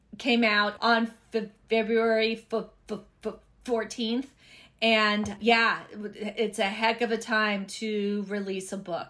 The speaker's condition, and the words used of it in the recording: Stuttering. And for me, it's really hard because my dyslexia is more than my stuttering.